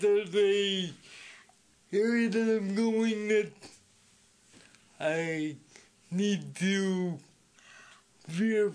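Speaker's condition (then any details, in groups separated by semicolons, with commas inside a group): Speech impediment; sometimes hard for others to understand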